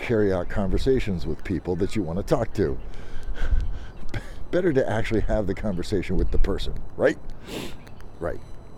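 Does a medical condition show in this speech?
No.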